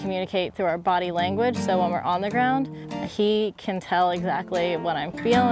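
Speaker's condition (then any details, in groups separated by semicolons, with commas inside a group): No condition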